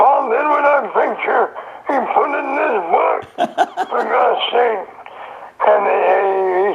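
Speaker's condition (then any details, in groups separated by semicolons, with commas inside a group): Throat cancer; voice described as practically gone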